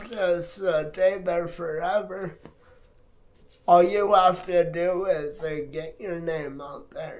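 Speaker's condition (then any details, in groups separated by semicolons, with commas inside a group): Multiple sclerosis; affects hands and left arm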